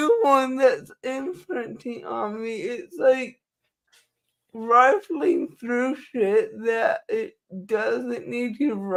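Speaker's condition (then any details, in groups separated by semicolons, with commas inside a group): Cerebral palsy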